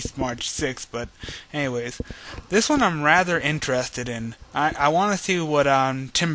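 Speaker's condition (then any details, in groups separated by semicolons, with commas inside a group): No condition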